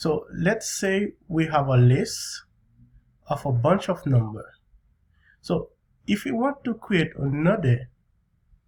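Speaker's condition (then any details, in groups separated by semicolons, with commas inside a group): No condition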